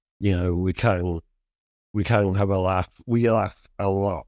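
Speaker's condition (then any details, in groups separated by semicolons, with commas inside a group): Spinal muscular atrophy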